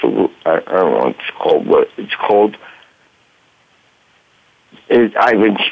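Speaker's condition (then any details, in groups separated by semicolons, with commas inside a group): Voice box damage from tracheostomy; fire at 30, medic's trach tube damaged voice box, traumatic brain injury, 1-2 week coma; lasting physical voice challenge from damaged voice box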